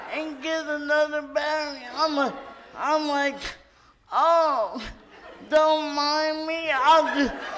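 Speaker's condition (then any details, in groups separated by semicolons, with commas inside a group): Cerebral palsy; from birth, uses wheelchair; adult, no physical therapy in childhood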